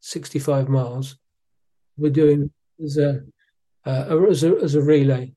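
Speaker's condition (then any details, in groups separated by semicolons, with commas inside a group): Parkinson's disease; diagnosed by neurologist in Malaysia around age 60, suspected for a while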